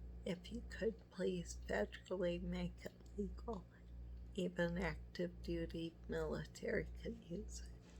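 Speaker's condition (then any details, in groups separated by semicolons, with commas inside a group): MS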